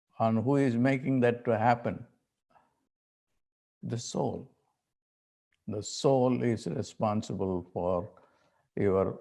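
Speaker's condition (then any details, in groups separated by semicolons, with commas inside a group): No condition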